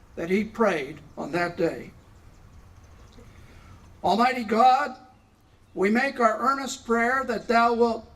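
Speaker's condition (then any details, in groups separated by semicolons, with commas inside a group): No condition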